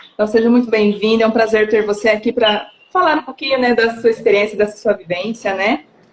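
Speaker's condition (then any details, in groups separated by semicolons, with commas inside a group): No condition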